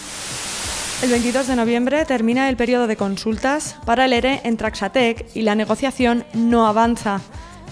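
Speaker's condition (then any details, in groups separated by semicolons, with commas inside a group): No condition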